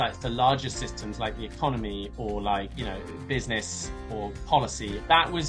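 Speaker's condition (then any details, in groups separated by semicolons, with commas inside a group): No condition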